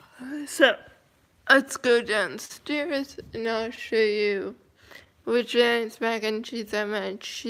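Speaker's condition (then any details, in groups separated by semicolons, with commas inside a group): Cerebral palsy, mild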